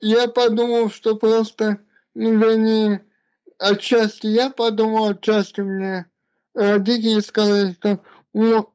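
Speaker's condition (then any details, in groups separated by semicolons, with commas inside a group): Cerebral palsy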